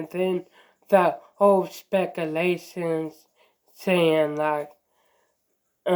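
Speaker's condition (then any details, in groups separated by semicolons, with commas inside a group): Mild cerebral palsy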